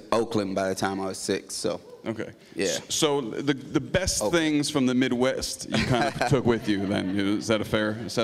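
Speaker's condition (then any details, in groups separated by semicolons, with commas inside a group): No condition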